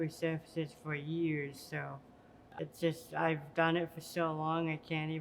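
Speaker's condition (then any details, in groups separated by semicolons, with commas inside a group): Cerebral palsy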